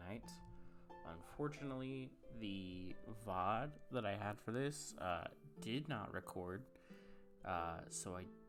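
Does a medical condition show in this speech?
No.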